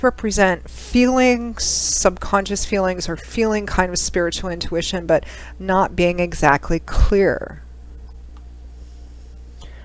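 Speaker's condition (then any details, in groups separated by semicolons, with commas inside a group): No condition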